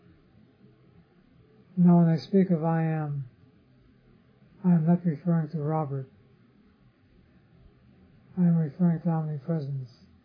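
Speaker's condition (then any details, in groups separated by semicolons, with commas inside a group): Parkinson's disease; others offer remedies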